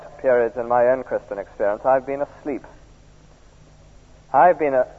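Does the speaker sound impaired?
No.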